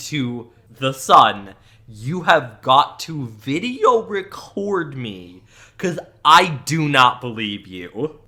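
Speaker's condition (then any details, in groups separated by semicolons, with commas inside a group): No condition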